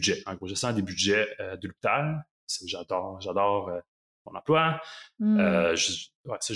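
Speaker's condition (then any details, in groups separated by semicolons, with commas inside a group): Stuttering; long-standing stuttering, expected to persist for life; uses toolbox of strategies, discloses stuttering openly, no longer hides it; stutters openly without masking; repeated sounds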